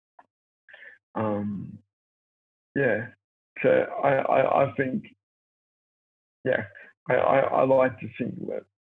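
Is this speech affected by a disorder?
Yes: cerebral palsy; from birth, born two months premature, resuscitated twice, lack of oxygen to brain, brain injury, affects mobility and walking.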